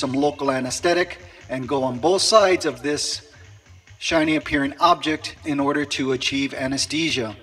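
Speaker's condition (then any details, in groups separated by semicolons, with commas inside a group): No condition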